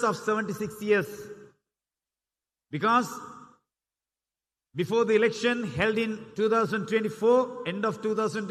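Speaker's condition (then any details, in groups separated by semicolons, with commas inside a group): No condition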